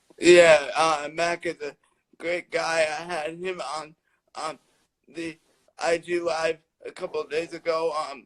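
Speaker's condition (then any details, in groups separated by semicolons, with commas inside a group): Cerebral palsy; lifelong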